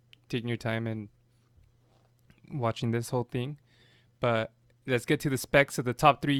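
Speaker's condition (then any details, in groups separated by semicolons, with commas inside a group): No condition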